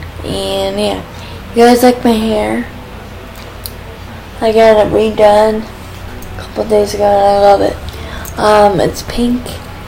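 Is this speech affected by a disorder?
Yes: cerebral palsy.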